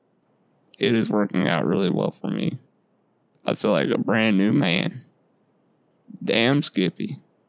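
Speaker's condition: Duchenne muscular dystrophy; lifelong

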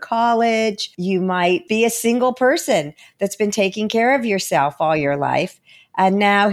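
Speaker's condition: No condition

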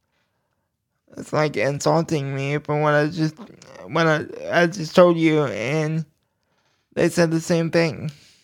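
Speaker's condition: Cerebral palsy; low voice

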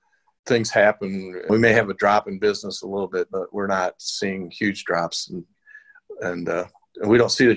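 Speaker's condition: No condition

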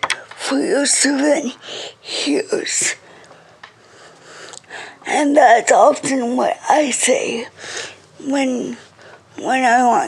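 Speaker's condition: Cerebral palsy; speech affected, reading very slow

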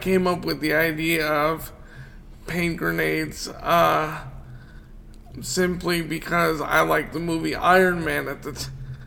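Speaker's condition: Cerebral palsy; wheelchair user

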